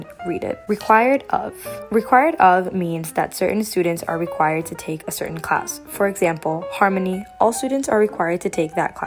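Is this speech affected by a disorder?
No.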